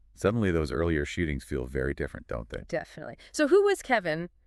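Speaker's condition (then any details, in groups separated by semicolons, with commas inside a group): No condition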